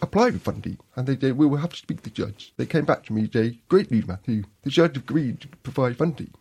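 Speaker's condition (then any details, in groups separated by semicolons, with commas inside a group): Profound deafness; born profoundly deaf, cochlear implant giving limited hearing, lip-reads, hearing parents; asks others to face him and talk one at a time; learnt to speak rather than sign as child, hard work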